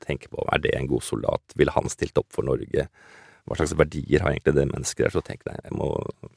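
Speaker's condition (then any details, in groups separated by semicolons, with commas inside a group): No condition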